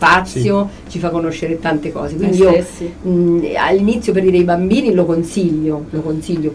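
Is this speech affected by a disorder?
No.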